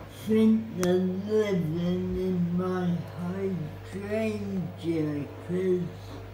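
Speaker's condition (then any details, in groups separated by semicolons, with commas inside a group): Cerebral palsy; spastic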